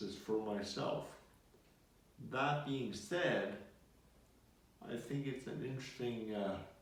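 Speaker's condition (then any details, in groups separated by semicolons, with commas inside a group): Multiple sclerosis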